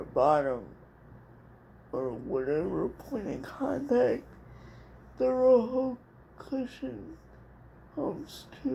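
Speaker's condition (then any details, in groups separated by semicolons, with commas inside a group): Cerebral palsy; dystonia in hands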